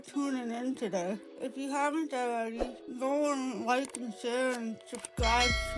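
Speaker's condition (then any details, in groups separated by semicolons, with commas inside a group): Cerebral palsy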